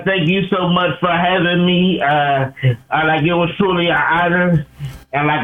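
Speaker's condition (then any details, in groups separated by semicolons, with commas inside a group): Cerebral palsy; performs from wheelchair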